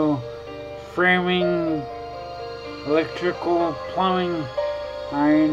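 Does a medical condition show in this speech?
Yes: traumatic brain injury; left side spastic and uncoordinated, right milder.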